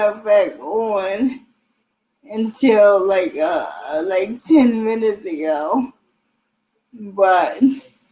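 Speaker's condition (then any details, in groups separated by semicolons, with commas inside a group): Cerebral palsy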